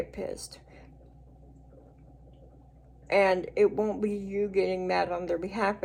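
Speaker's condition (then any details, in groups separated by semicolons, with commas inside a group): Cerebral palsy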